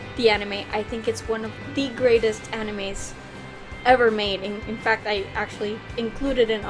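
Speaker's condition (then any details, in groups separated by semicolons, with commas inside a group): No condition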